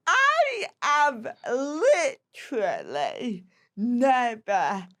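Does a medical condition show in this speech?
Yes: cerebral palsy; slow speech, sounds disabled.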